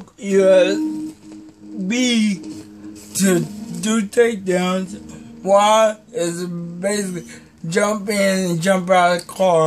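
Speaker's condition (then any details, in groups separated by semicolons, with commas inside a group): Cerebral palsy; may be hard to understand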